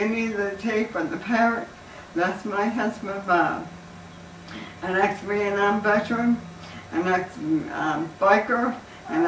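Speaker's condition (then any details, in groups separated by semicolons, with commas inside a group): ALS; lost use of arms; terminal stage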